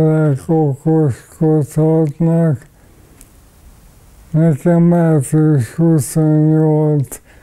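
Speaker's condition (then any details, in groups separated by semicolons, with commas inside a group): ALS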